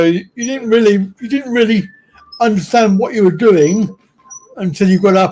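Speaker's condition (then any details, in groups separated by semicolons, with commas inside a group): Cerebral palsy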